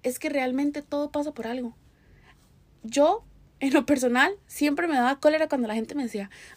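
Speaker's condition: No condition

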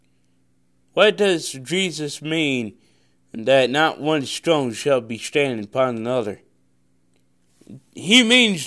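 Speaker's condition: Cerebral palsy; wears glasses

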